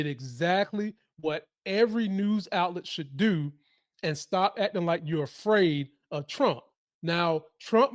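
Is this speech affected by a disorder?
No.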